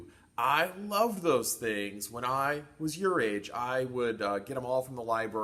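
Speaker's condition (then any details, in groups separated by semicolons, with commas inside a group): No condition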